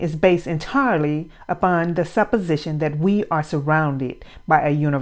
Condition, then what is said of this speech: No condition.